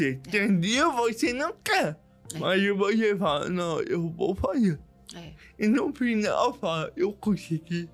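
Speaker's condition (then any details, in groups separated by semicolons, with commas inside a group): Cerebral palsy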